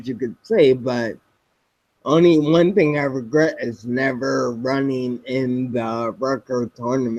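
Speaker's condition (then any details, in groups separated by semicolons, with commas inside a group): Spinocerebellar ataxia type 7, SCA7; speech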